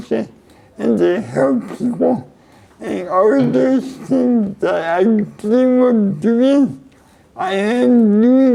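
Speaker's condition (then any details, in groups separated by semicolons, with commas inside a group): Cerebral palsy; neck surgery went badly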